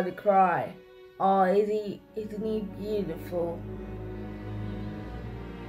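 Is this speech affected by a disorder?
Yes: cerebral palsy.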